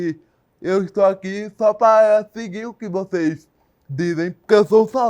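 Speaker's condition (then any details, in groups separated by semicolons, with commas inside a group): Cerebral palsy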